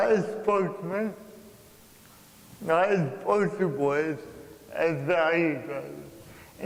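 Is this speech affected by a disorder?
Yes: cerebral palsy.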